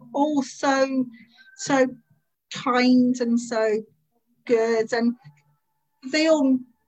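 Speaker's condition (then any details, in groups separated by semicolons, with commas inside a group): Stammer; very bad in 20s, eased around age 42 or 43, speech therapy around age 20; age 57, member of online group Stand Up to Stammering, formerly British Stammering Association; stammer cannot be hidden, hardly stammers when calm, stammers when anxious, avoided talking in 20s; prolonged sounds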